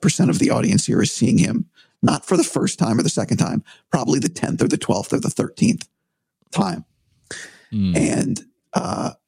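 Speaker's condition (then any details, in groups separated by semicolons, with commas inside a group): Vocal cord surgery; voice compromised, objectively worse than usual, unsure if voice returns to 100%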